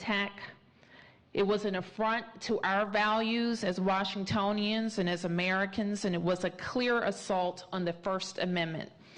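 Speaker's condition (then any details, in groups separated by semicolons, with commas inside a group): No condition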